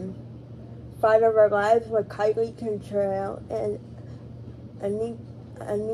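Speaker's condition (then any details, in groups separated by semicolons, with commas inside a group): Cerebral palsy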